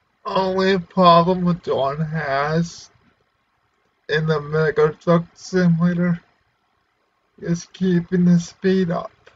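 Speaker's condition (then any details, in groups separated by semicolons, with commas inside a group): Cerebral palsy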